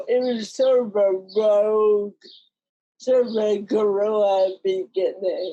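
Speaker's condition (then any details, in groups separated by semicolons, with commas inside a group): Cerebral palsy; mild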